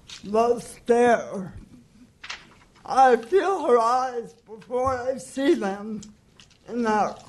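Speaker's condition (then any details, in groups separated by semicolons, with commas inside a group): Cerebral palsy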